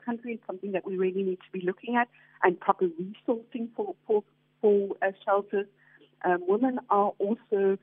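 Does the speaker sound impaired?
No.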